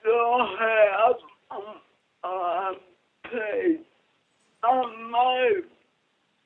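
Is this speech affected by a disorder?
Yes: cerebral palsy; from birth; speech hard for others to understand, friend Judy interprets and repeats her answers for listeners.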